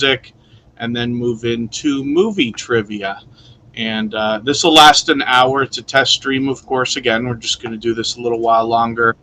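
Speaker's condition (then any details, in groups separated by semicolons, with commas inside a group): No condition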